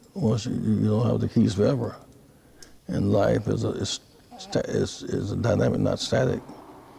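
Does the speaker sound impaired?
Yes: Parkinson's disease; first noticed through falls while walking, diagnosed by specialist, severe difficulty rising from chair, ignored about a year; speech therapy.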